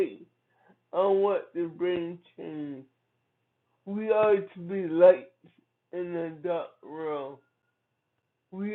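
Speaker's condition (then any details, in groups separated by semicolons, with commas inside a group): Cerebral palsy; from birth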